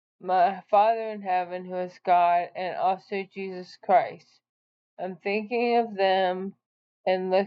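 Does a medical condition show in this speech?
Yes: ALS.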